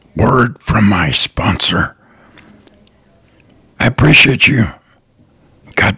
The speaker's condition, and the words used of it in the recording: Throat cancer. I know it's probably not easy to listen to someone that has a voice like this, but I appreciate you.